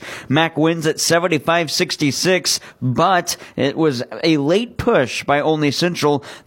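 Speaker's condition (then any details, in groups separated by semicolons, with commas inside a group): No condition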